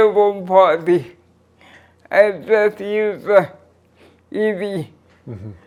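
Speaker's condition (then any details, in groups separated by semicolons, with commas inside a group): Cerebral palsy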